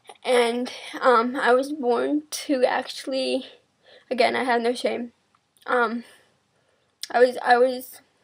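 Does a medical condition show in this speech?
Yes: cerebral palsy.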